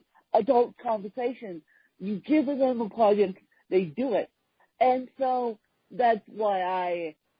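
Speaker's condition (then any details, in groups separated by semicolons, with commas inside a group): Cerebral palsy; speech impediment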